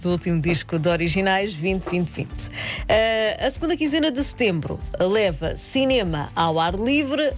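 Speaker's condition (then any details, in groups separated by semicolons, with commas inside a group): No condition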